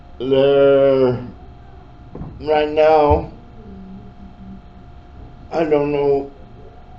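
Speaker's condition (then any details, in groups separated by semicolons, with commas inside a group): Cerebral palsy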